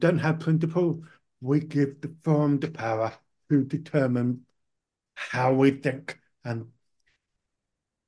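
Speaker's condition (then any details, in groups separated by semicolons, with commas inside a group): Profound deafness, born profoundly deaf, cochlear implant; hearing aids let own speech be heard, speech not too bad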